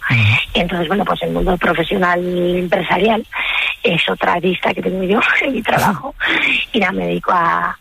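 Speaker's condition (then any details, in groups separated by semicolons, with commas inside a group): Vocal fold nodules; two vocal cord nodules, forbidden to sing, keeps singing professionally, about 22 gigs a month; voice broken after five gigs Friday to Sunday, uses propolis-licorice remedy and lozenges; hoarse broken voice, apologizes for voice, projects voice differently, imitates Bonnie Tyler or Joaquín Sabina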